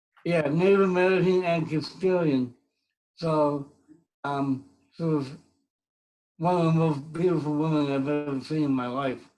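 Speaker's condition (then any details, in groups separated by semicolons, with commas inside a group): Cerebral palsy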